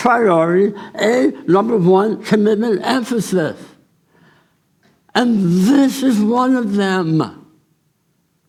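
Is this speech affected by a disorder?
Yes: tongue cancer surgery.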